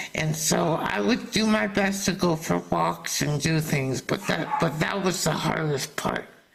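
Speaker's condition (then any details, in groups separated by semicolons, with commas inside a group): Salivary duct carcinoma surgery; aggressive cancer right neck, seven surgeries, 67 radiation sessions; about six years, four recurrences, ongoing targeted therapy, chemotherapy; speech affected by surgeries, chewing and swallowing impaired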